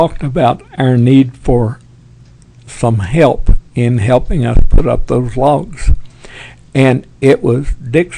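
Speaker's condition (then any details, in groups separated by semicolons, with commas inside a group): Parkinson's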